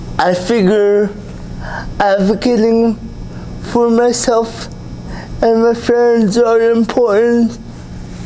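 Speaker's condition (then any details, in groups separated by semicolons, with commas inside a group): Cerebral palsy; able to speak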